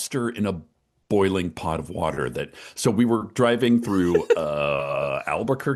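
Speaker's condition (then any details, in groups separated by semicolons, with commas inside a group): No condition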